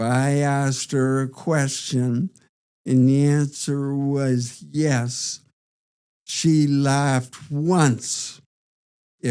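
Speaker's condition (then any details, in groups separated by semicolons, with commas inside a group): Parkinson's disease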